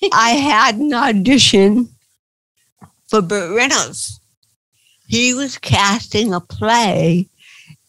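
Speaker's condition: Cerebral palsy; titanium neck limiting looking up

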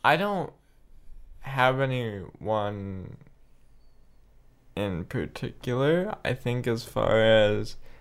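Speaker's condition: Cerebral palsy, spastic quadriplegia

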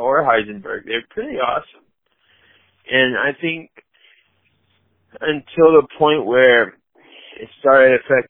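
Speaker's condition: Cerebral palsy, mild; had speech therapy

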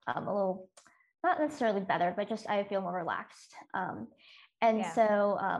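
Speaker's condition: Cleft lip and palate; congenital cleft lip and palate, multiple surgeries on face and mouth

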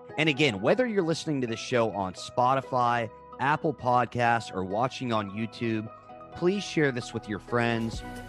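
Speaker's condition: No condition

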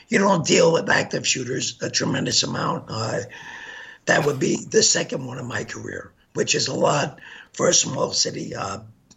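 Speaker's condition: Gunshot injury to voice box; hit spine

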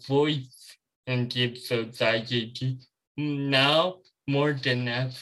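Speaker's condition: Cerebral palsy

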